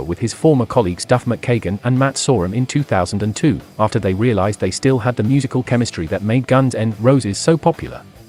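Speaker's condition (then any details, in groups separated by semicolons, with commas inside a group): No condition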